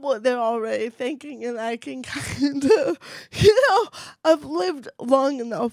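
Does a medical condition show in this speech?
Yes: cerebral palsy; incredibly mild case, affects only voice and one hand.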